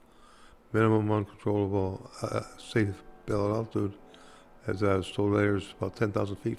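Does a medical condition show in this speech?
Yes: Parkinson's disease; Parkinson's disease attributed to Agent Orange exposure during Vietnam service.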